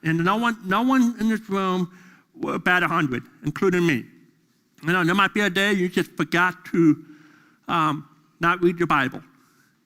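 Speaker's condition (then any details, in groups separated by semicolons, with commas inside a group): Deafness; deaf during school years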